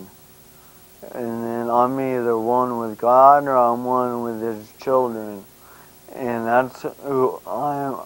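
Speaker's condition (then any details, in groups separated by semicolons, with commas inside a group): Brain injury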